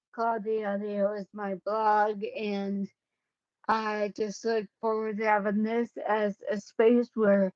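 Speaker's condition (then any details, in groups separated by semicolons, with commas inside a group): Cerebellar ataxia; caused by brain bleed, unsteady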